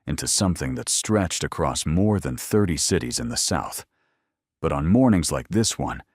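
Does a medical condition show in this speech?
No.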